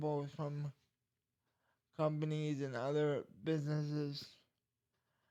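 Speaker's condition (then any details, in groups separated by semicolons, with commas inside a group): Cerebral palsy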